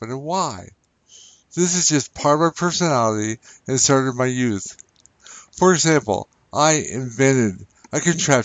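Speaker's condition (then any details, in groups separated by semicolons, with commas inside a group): Brain injury; injured as young college student; 43 years since injury; severe dysarthria, slow speech earlier, now much improved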